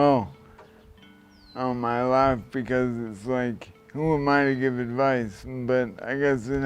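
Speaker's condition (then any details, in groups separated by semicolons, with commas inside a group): Traumatic brain injury; head impact despite helmet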